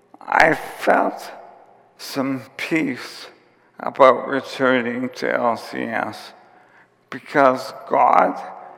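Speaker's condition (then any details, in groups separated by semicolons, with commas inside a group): ALS; onset with tiredness and clumsiness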